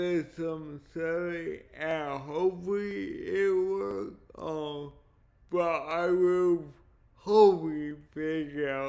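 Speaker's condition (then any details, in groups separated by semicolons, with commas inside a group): Cerebral palsy; speech impairment from condition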